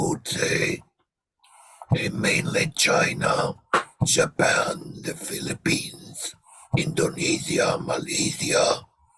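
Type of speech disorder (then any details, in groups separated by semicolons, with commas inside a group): Speech with a voice prosthesis; laryngectomy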